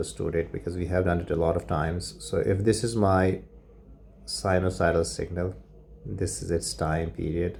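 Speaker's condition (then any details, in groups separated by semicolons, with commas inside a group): No condition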